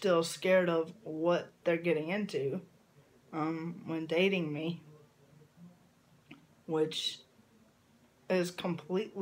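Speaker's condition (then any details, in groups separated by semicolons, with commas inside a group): Cerebral palsy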